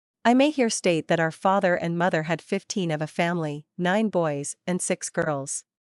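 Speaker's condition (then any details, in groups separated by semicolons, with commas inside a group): No condition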